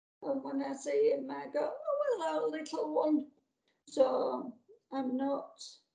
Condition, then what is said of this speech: ALS (motor neuron disease). It's affected my voice quite a lot, actually.